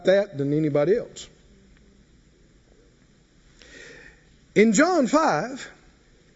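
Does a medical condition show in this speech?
No.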